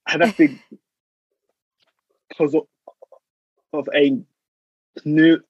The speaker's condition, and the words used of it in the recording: Stuttering. As you could probably hear, like, I have a stammer.